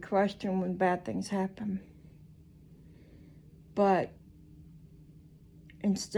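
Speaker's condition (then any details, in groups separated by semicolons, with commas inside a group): Cerebral palsy; speech noticeably atypical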